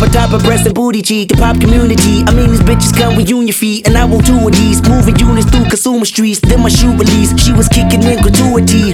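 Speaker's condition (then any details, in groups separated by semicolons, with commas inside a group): No condition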